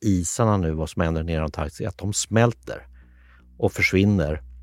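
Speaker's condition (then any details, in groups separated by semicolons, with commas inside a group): No condition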